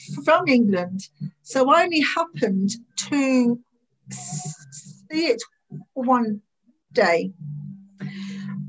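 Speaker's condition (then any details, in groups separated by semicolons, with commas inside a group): Stammer; very bad in 20s, eased around age 42 or 43, speech therapy around age 20; age 57, member of online group Stand Up to Stammering, formerly British Stammering Association; stammer cannot be hidden, hardly stammers when calm, stammers when anxious, avoided talking in 20s; prolonged sounds, blocks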